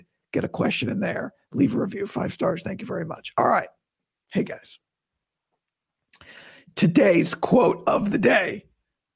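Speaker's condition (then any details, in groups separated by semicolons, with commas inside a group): Vocal cord surgery recovery; recovering from vocal cord surgery, starting vocal coach physical therapy today, doctor approves talking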